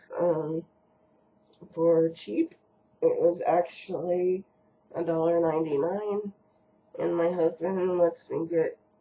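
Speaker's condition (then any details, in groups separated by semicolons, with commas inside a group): Cerebral palsy; first word not said quite right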